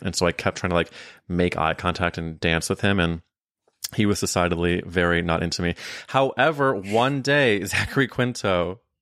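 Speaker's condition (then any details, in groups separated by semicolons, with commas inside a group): No condition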